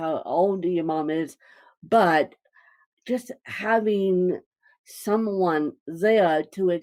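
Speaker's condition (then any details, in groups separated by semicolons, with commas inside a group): Cerebral palsy, mixed, moderate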